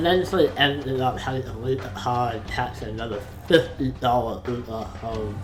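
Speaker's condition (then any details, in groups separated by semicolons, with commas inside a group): Facial palsy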